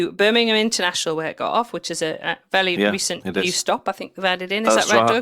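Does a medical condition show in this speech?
No.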